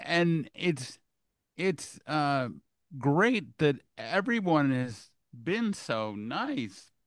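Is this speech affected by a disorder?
Yes: aphasia and apraxia; one stroke around june, brain aneurysm, aneurysm surgery, later seizure on the 29th; talking much better than about two weeks ago; initially could not talk at all.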